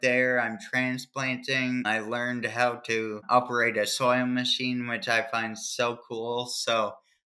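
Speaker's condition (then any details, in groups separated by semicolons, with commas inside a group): Cerebral palsy; trouble remembering multiple tasks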